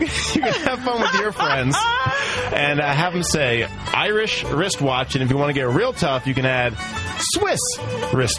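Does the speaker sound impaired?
No.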